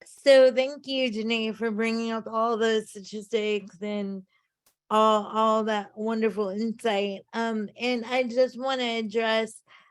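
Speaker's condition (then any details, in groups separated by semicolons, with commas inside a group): Cerebral palsy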